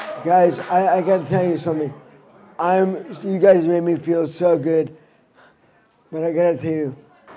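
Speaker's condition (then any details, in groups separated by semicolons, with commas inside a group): Brain injury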